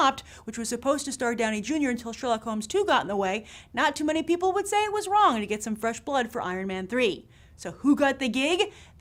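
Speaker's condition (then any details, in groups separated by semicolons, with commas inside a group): No condition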